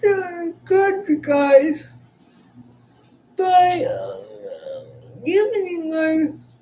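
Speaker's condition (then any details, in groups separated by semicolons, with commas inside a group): Cerebral palsy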